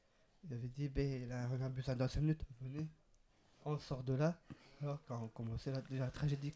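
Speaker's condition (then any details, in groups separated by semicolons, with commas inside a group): Down syndrome, trisomy 21; extra chromosome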